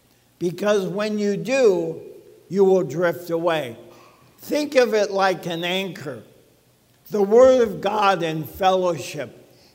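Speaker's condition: ALS; talks funny, speech sounds abnormal

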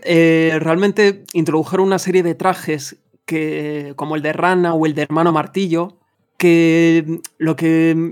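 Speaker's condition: No condition

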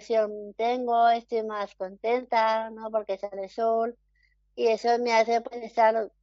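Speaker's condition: Down syndrome; interviewed by telephone

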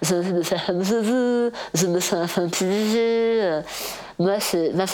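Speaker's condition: Total glossectomy; base of tongue cancer, flap necrosis, ventilator via tracheostomy, temporary laryngectomy, nasogastric tube; voice deeper before diagnosis, incomprehensible after surgery, intensive speech therapy at CRIL, sister understood

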